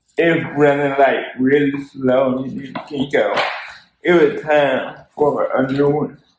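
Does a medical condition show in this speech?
Yes: cerebral palsy; spastic quadriplegic.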